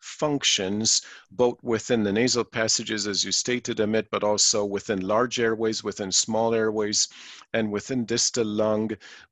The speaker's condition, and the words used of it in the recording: No condition.